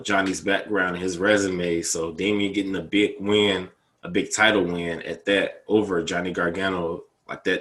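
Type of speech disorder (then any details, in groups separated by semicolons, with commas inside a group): None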